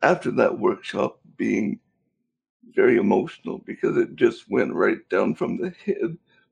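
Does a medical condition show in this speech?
Yes: cerebral palsy; cerebral palsy since birth.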